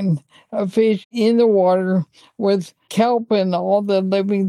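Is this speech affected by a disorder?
Yes: ALS; slight slurring, speech noticeably affected right away, thinking unaffected.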